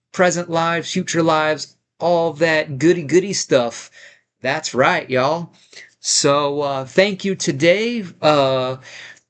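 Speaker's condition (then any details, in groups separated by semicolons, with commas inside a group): No condition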